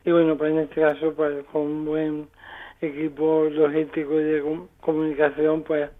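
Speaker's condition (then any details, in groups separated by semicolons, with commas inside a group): Amyotrophic lateral sclerosis; diagnosed three years ago; still able to attempt climb of Picu Urriellu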